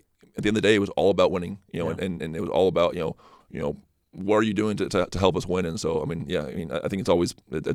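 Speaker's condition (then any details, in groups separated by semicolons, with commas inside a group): Stutter; stutter first noticed in high school, magnified on mission while learning Spanish; past speech therapists helped a little, detailed preparation learned from coach Lewis at Lone Peak; trips over words, can't get words out off the cuff, less when prepared, confident; repeated sounds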